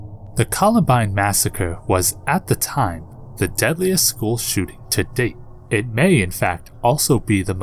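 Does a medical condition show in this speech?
No.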